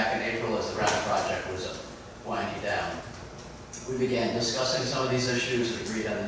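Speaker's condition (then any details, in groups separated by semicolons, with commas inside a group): No condition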